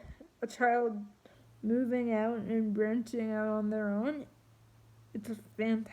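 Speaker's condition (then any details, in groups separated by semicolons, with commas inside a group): Triplegic cerebral palsy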